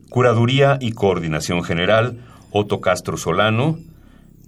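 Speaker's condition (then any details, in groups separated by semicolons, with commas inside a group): No condition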